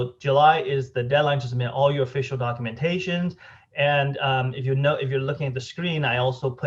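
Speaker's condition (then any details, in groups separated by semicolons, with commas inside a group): No condition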